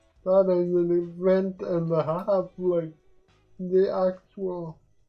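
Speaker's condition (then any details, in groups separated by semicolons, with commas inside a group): Quadriplegic cerebral palsy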